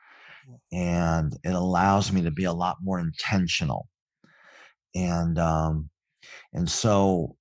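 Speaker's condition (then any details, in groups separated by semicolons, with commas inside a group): Cleft palate; congenital cleft palate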